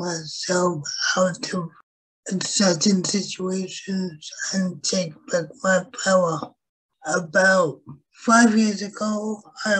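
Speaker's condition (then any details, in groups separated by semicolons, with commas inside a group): Cerebral palsy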